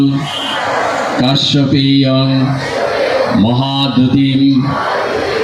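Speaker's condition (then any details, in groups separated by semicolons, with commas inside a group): No condition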